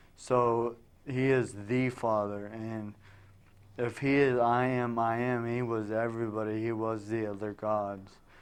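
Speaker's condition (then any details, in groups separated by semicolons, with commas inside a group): Traumatic brain injury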